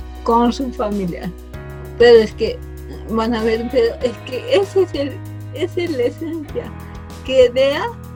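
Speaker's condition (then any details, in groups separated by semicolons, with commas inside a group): Cerebral palsy from birth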